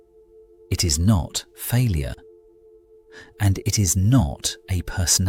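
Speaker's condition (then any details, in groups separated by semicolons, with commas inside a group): No condition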